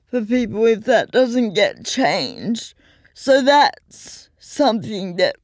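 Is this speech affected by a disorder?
Yes: cerebral palsy; neuromuscular, full-time wheelchair user, no walking, 7-year-old powered chair, types slowly with two pointer fingers.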